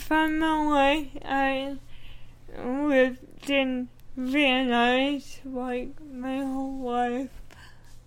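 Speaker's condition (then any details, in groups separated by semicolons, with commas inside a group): Cerebral palsy; working with speech therapist, rehearses comedy material repeatedly; speech therapy for pronunciation and breath support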